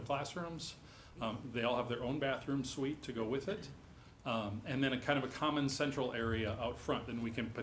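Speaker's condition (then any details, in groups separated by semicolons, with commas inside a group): No condition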